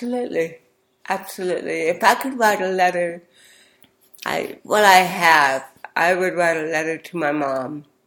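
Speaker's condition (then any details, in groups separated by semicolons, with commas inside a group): Cerebral palsy; speech therapy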